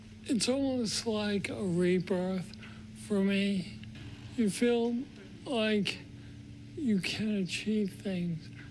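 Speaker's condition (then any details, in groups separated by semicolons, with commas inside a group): Parkinson's disease; strong voice, sings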